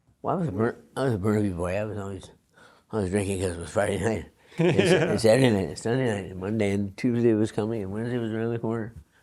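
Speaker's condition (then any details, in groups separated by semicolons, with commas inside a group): Parkinson's disease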